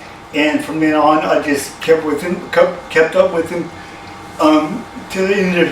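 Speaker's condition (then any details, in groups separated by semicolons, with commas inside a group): Cerebral palsy; from birth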